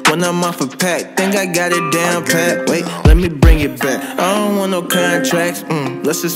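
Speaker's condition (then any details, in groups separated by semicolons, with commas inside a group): No condition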